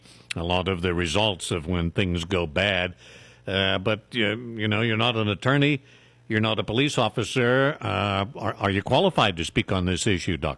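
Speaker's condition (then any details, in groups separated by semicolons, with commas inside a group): No condition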